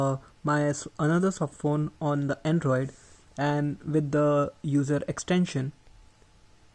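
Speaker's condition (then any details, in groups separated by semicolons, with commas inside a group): No condition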